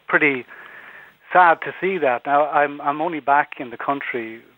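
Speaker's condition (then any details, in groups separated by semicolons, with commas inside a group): No condition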